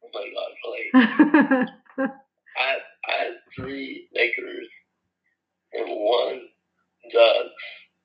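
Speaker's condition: Down syndrome; congenital, prenatal diagnosis at six months of pregnancy, heart surgery at 10 months old

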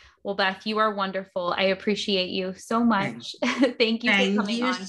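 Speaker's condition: No condition

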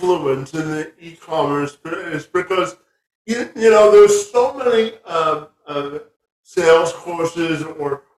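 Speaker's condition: Spastic quadriplegia cerebral palsy; legs affected

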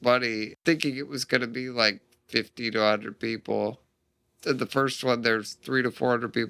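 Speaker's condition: Duchenne muscular dystrophy; still progressing, stem cell therapy study begun about 12 to 13 years ago

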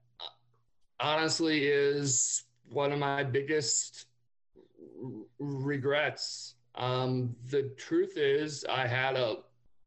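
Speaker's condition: Stutter; past speech therapy; not currently in speech therapy; stutters most on own name, noticeable right away to new people; prolonged sounds, blocks

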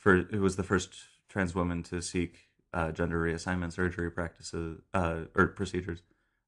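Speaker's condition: No condition

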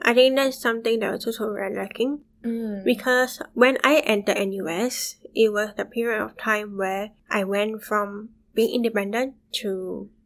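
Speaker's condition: Bilateral sensorineural hearing loss, sensorineural, bilateral; severe right, profound left; intense speech therapy

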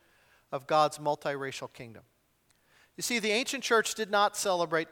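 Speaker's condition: No condition

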